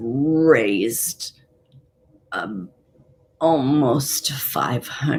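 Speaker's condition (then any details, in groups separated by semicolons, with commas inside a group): Parkinson's and essential tremor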